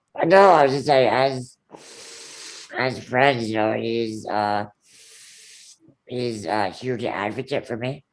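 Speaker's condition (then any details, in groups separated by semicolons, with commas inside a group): Ullrich congenital muscular dystrophy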